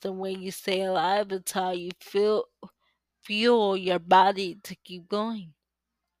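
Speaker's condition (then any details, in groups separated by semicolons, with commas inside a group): Cerebral palsy; uses power wheelchair, depends on others for physical needs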